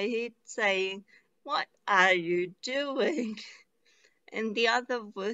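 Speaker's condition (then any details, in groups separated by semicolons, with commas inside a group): Traumatic brain injury; relearned talking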